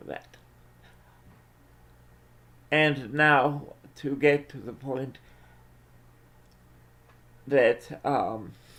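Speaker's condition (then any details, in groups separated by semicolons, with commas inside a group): Cerebral palsy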